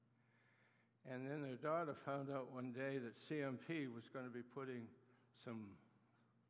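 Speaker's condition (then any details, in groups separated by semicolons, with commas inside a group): Parkinson's disease; neuropathy attacks nerves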